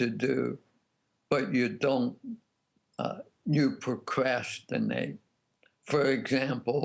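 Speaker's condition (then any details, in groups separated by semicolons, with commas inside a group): ALS; degenerative; losing voice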